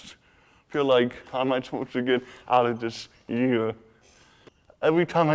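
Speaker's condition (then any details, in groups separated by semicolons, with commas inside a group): Cerebral palsy; from birth, motor impairment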